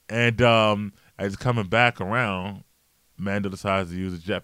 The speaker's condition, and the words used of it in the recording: None; typical speech.